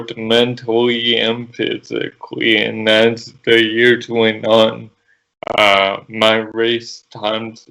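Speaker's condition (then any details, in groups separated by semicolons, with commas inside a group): Cerebral palsy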